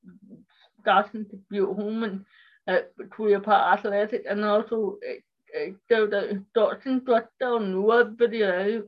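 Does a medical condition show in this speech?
Yes: cerebral palsy; speech impairment.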